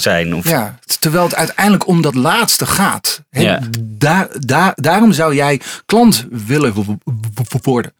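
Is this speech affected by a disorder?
Yes: stuttering; lifelong stutter, stuttering therapy and Delferro method tried, ADD makes required focus hard; still stutters, fluent behind microphone when voicing scripts; occasional stutters, pleasant eloquent voice, trouble starting phrases with k sound, records 'eik' and splices k; here repeated sounds, prolonged sounds.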